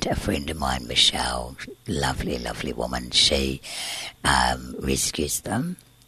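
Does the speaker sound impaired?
Yes: tracheostomy and scarred vocal cord, laryngeal cysts, surgical vocal cord scarring; voice sounds different, presses on tracheostomy tube, later surgery left voiceless eight months, used voice machine.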